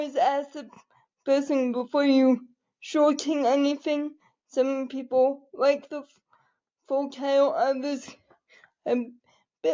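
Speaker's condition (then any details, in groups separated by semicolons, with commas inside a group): Cerebral palsy quadriplegia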